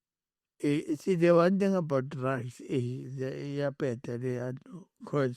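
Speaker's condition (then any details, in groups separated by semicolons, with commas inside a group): Cerebral palsy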